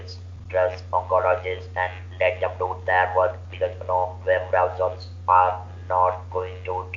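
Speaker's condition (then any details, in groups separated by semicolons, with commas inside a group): Laryngeal cancer surgery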